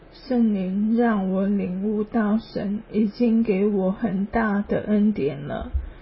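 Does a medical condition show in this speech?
Yes: ALS; hand weakness, cannot write, type or grasp, arm muscle atrophy, cause unknown, year of immunoglobulin injections; worsening, whole-body involuntary muscle twitching, poor stamina, needs help dressing, brushing teeth, bathing; slower speech, quieter voice.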